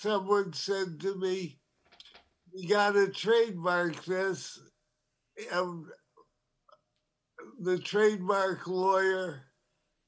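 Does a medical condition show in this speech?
Yes: Parkinson's disease; uses medical cannabis for tremor relief.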